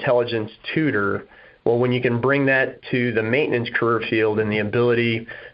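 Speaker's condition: No condition

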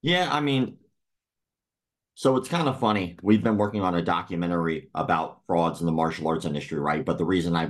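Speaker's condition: Cleft lip and palate; speech impediment

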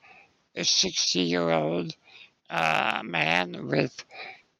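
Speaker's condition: Spinal muscular atrophy; congenital, muscle weakness, wheelchair use whole life

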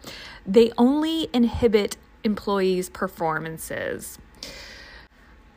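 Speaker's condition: No condition

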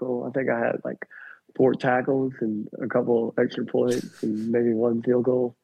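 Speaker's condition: Cleft lip and palate; congenital

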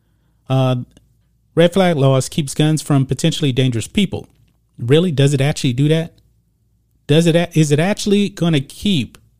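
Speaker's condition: No condition

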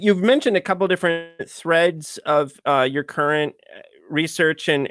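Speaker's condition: No condition

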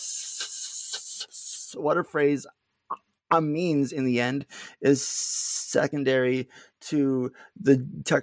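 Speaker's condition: Stuttering; little stuttering currently; prolonged sounds

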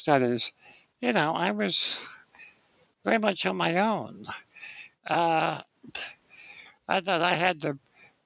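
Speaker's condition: Spinal muscular atrophy; 60 years old

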